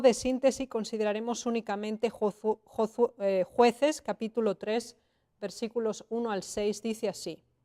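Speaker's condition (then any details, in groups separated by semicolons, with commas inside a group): No condition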